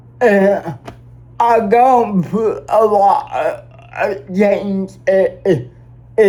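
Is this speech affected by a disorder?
Yes: cerebral palsy.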